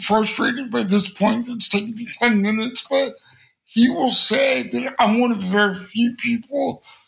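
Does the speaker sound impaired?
Yes: cerebral palsy; congenital, since birth.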